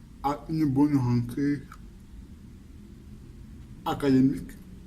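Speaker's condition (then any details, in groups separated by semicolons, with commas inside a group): Cerebral palsy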